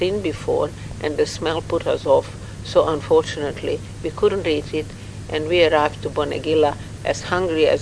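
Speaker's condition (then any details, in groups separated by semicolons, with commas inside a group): No condition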